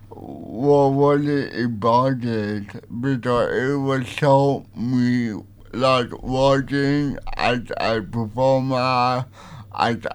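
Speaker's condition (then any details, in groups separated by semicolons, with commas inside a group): Cerebral palsy; uses light writer communication device; interview combines own voice with audio typed on Lightwriter communication device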